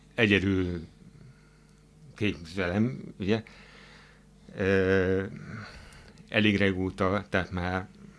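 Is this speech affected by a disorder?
Yes: hearing impairment; hard of hearing.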